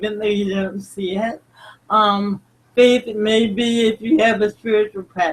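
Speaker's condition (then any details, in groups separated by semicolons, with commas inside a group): Cerebral palsy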